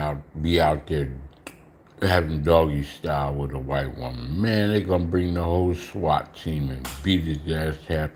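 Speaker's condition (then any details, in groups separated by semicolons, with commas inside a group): Slurred speech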